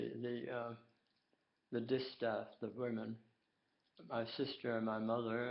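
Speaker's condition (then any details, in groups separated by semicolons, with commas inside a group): Tongue cancer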